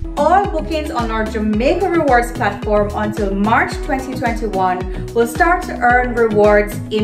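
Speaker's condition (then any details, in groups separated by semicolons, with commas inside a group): No condition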